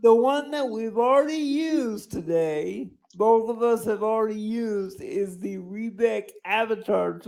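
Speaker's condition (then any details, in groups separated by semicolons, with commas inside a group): Cerebral palsy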